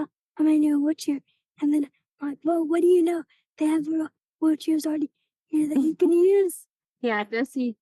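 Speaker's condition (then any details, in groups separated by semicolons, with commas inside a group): Cerebral palsy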